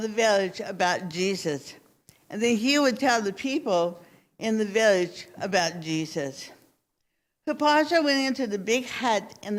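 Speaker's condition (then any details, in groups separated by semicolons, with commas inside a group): Cerebral palsy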